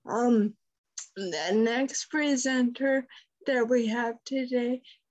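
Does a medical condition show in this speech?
Yes: Friedreich's ataxia.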